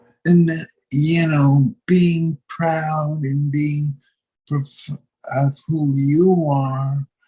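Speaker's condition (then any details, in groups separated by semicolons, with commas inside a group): Cerebral palsy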